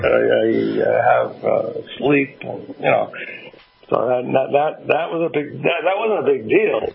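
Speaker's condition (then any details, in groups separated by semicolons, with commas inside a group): Aphasia; aphasia since sudden onset on a work day, over 17 years ago; initially unable to speak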